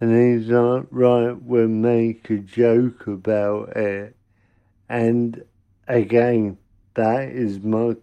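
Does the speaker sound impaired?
Yes: cerebral palsy; congenital, caused by lack of oxygen to brain at birth; speaking quietly in this recording because of thin walls; speech sometimes mistaken for drunkenness by strangers, host notes speaking pace.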